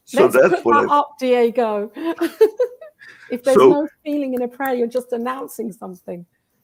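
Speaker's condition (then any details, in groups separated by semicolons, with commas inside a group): No condition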